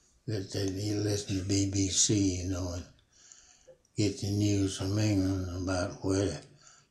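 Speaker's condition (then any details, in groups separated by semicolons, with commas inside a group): Parkinson's; about 5 years since onset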